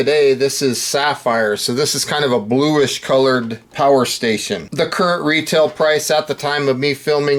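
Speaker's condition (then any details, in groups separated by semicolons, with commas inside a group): No condition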